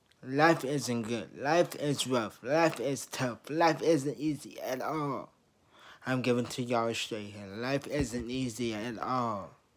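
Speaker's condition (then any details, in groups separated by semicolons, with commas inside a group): Traumatic brain injury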